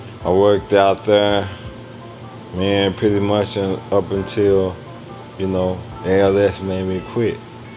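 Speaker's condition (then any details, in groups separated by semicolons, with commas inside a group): ALS; speech progressively lost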